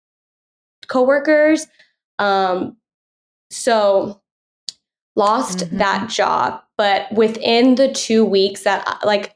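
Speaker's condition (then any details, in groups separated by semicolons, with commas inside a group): Stuttering; present since at least college; stutter could be edited out of on-air recordings, early doubts about speaking roles; repeated sounds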